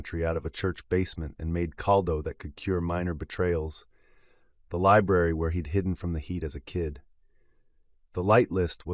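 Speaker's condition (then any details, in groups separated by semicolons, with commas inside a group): No condition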